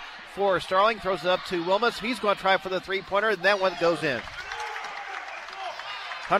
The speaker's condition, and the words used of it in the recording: None; typical speech.